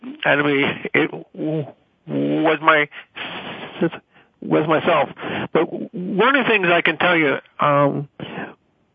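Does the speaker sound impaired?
Yes: stuttering; stuttering since age eight, onset after teacher experience and shingles; here blocks.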